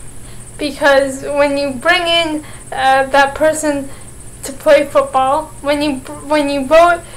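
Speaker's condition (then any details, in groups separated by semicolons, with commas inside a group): Cerebral palsy, mild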